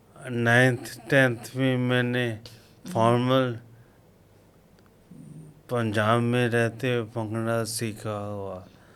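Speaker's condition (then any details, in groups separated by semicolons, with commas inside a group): Coma after road accident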